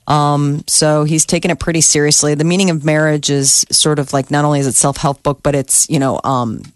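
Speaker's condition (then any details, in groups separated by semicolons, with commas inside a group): No condition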